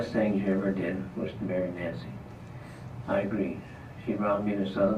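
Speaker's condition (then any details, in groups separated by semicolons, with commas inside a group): Parkinson's disease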